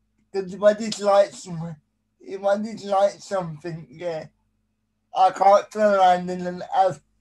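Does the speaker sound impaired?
Yes: spastic quadriplegic cerebral palsy; able to communicate, stutters a lot, worse when distracted by several things.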